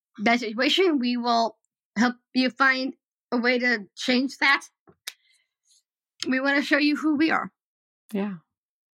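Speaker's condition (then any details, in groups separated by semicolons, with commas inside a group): Down syndrome; developmental disability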